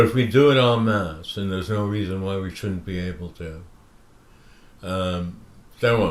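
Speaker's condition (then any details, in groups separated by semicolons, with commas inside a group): Parkinson's disease; visible shaking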